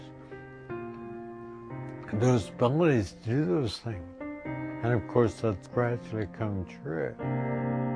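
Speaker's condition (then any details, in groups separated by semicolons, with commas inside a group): Friedreich's ataxia; progressive, balance loss, falls when walking, no treatment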